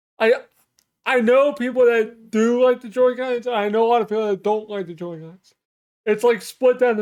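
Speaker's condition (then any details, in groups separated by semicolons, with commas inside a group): Cerebral palsy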